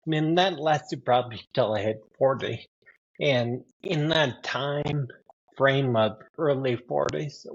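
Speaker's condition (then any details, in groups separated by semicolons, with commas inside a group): Ataxia sca15, spinocerebellar ataxia type 15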